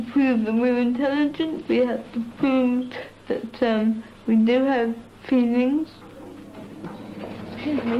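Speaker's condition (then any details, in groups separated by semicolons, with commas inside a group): Cerebral palsy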